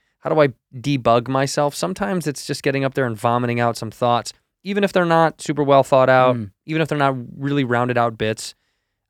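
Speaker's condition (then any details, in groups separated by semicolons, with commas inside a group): No condition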